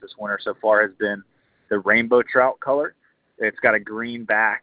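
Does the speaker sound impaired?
No.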